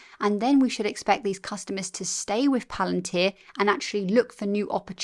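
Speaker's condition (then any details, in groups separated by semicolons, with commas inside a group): No condition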